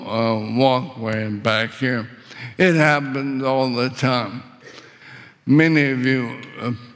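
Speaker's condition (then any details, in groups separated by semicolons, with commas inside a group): ALS; choked seriously on saliva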